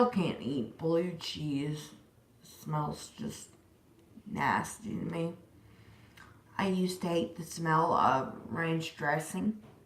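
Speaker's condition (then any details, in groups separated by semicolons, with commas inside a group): Disability causing slurred speech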